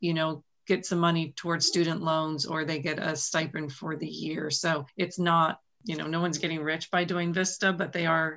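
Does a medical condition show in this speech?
No.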